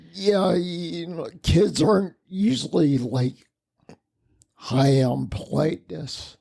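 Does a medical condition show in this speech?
Yes: spinocerebellar ataxia.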